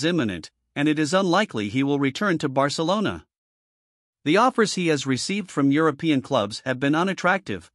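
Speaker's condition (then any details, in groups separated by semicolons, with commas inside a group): No condition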